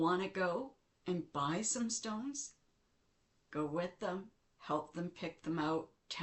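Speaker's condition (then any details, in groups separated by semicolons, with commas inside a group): No condition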